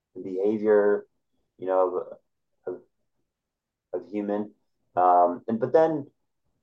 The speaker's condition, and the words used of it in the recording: Stuttering. It bothers me, angers me, and it's something I'm constantly trying to improve.